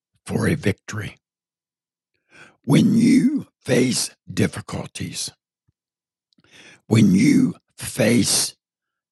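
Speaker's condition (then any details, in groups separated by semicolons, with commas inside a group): Partial laryngectomy from throat cancer; half of larynx taken by cancer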